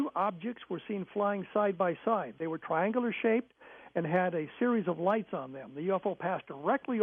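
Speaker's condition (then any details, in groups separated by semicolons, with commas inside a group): No condition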